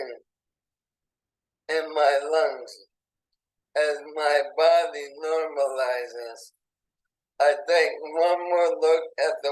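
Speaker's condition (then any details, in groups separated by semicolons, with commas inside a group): ALS; affects legs and lungs; burning in lungs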